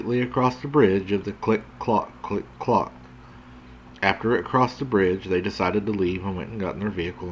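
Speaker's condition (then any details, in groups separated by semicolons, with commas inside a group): No condition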